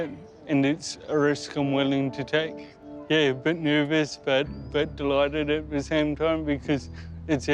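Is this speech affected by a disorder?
Yes: cerebral palsy; mild form.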